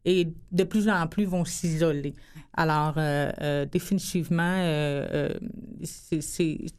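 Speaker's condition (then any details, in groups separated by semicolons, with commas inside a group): Hearing loss since birth, congenital; expresses herself very well, worked very hard for it, also speaks English well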